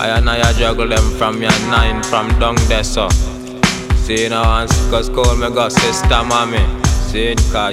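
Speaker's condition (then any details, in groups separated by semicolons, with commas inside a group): No condition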